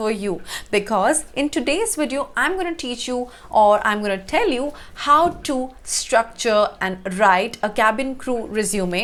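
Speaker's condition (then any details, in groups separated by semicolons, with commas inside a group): No condition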